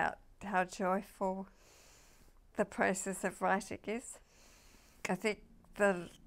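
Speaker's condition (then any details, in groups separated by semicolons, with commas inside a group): MND (ALS); uses assistive communication device daily; lost ability to talk, uses text to speech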